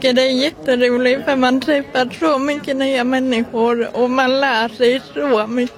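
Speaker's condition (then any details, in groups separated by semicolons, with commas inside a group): Cerebral palsy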